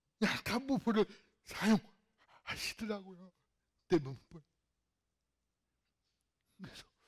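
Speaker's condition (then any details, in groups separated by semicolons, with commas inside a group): Cerebral palsy; fairly severe in childhood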